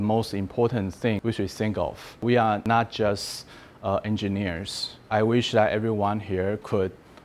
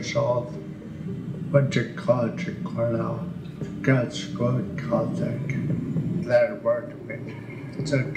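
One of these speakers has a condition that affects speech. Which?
The second: multiple sclerosis.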